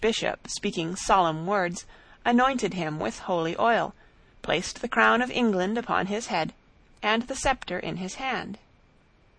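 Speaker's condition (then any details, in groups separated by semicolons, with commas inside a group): No condition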